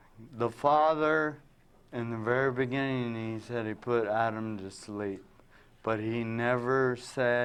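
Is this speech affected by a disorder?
Yes: traumatic brain injury; now talking.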